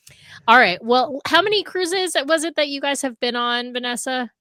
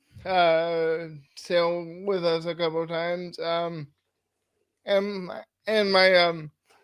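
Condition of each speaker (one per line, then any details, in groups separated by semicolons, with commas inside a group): No condition
Cerebral palsy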